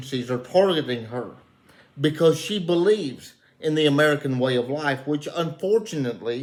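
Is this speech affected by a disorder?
Yes: cerebral palsy; reports speaking clearly.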